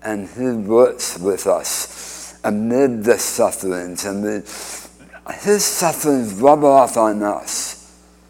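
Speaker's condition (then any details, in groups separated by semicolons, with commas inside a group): Speech impediment after cancer surgery; radiation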